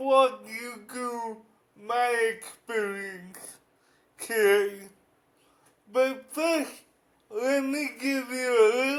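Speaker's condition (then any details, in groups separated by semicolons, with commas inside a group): Cerebral palsy; affects whole body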